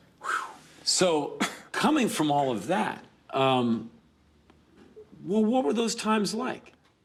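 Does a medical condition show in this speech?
No.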